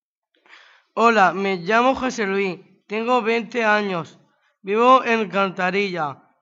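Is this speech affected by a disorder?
Yes: Down syndrome; attended Assido Centre since early childhood; age 20.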